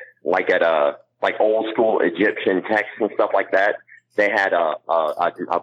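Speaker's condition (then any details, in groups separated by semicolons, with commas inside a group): Cleft palate; congenital cleft palate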